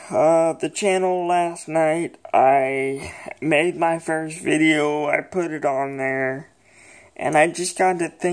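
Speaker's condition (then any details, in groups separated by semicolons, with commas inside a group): Cerebral palsy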